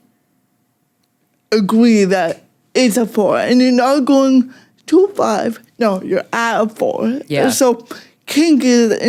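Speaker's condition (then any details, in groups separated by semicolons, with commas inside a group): Cerebral palsy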